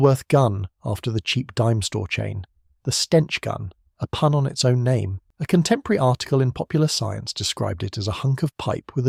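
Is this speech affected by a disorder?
No.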